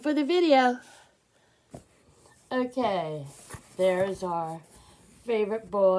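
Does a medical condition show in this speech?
No.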